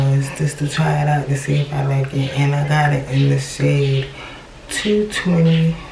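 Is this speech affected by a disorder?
Yes: cerebral palsy.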